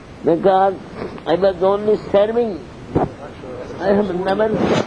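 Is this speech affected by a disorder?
Yes: deafness; long fluent English story narration, questions from listeners not taken.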